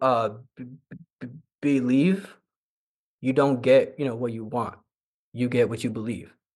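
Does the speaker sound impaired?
Yes: stuttering; previously could not speak well, sometimes hides stutter around friends and family; here blocks.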